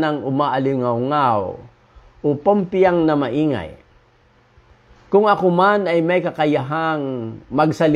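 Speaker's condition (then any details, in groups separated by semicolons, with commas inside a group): No condition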